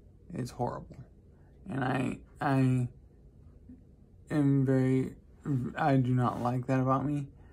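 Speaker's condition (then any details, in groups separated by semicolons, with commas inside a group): Traumatic brain injury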